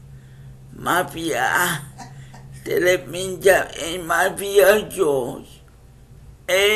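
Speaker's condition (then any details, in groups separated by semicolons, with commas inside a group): Cerebral palsy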